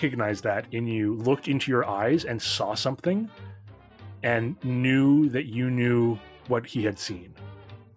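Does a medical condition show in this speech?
No.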